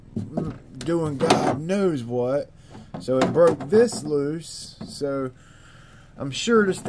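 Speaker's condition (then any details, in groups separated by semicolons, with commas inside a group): No condition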